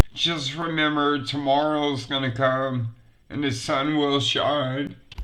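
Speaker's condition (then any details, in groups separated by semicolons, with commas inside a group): Multiple sclerosis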